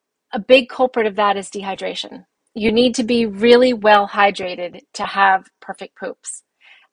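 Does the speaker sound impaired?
No.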